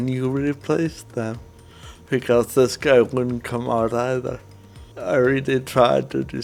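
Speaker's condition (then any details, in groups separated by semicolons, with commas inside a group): Cerebral palsy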